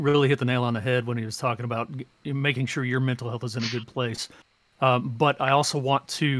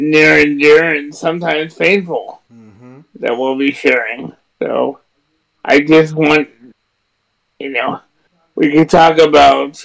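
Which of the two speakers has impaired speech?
The second: cerebral palsy; present since birth; power wheelchair user.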